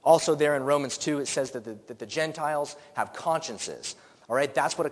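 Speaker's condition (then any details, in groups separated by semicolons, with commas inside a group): No condition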